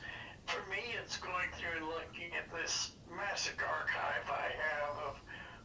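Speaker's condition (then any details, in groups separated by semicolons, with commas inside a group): Parkinson's disease; first 1.5 years ago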